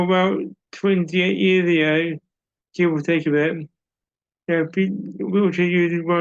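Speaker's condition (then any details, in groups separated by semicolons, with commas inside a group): Cerebral palsy; uses wheelchair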